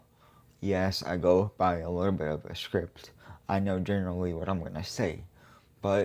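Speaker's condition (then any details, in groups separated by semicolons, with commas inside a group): Cerebral palsy; quadriplegic, uses wheelchair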